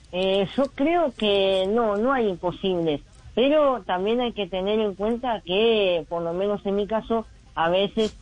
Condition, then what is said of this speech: Cleft palate. Tiene inconvenientes eh, para poder hablar normalmente como hablamos nosotros, con labio leporino